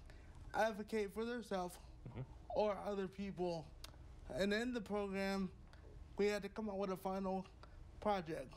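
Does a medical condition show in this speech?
Yes: cerebral palsy.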